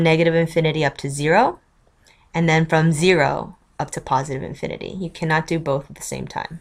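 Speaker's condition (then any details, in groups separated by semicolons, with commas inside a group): No condition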